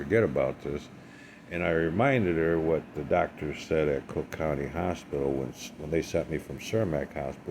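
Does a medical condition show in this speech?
No.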